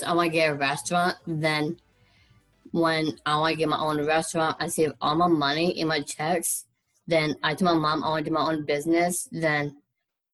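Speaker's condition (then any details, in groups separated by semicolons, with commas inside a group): Down syndrome; adult, 22 years old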